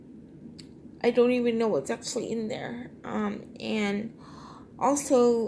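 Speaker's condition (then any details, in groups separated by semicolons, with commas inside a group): Cerebral palsy, triplegia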